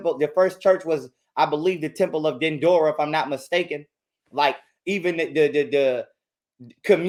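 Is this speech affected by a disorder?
No.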